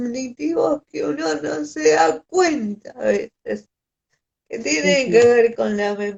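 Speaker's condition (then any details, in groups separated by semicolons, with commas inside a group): Cerebral palsy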